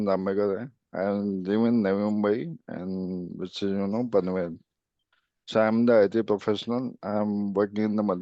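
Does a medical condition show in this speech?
Yes: ALS; speech improved a little.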